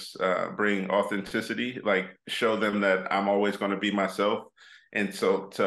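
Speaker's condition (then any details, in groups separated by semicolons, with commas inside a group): No condition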